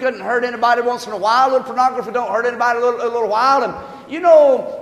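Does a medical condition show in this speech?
No.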